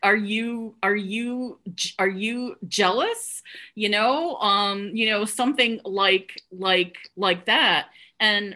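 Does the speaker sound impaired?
Yes: stuttering; stuttering since childhood, lifelong; formerly avoided speaking situations, speechless at first self-help group meeting, said name and stutter by fourth or fifth; here repeated sounds, repeated words.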